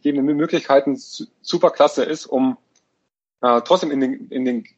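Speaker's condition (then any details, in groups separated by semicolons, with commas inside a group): Stuttering; self-help in Flow-Gruppe München; prolonged sounds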